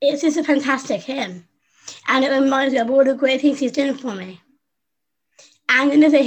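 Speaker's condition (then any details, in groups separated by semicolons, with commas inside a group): Down syndrome; congenital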